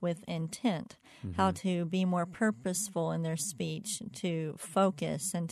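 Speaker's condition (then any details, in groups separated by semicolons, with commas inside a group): Cleft palate; cleft palate from birth, communication disorder growing up, much speech therapy; helped by speaking with intent and putting forth more effort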